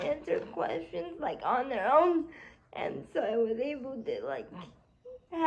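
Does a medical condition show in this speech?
Yes: cerebral palsy; spastic quadriplegia.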